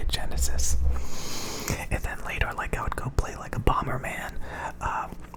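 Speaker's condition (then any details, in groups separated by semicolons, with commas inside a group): No condition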